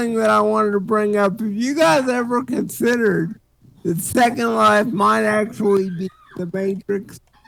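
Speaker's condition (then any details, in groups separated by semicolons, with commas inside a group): Cerebral palsy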